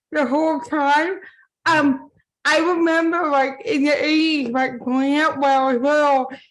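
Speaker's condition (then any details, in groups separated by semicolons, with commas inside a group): Cerebral palsy; impaired speech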